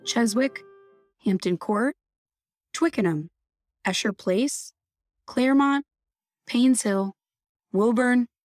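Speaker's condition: No condition

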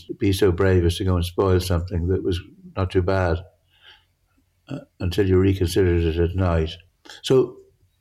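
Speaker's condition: Parkinson's; difficulty judging near and far

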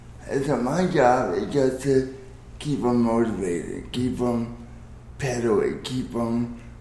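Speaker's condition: Cerebral palsy

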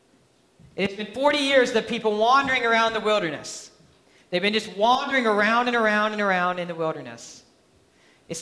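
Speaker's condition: No condition

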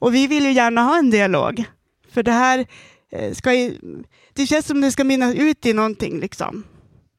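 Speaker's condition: No condition

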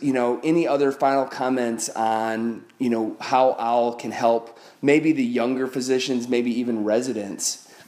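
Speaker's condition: No condition

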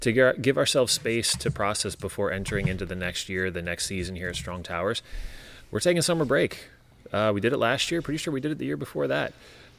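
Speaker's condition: No condition

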